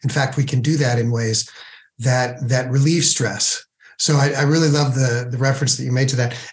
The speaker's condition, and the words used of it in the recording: None; typical speech.